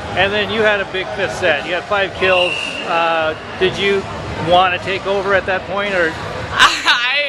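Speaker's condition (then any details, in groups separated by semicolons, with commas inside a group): No condition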